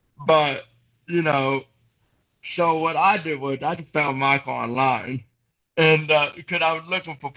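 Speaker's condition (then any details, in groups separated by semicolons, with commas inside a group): Cerebral palsy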